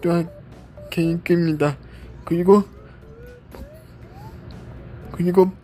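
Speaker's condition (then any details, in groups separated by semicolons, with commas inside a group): Cerebral palsy; brain lesion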